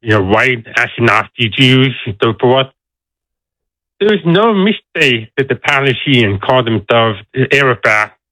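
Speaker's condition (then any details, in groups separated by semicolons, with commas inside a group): Deafness; deaf accent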